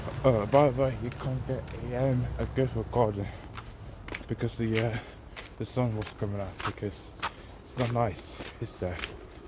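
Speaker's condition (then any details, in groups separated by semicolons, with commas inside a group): No condition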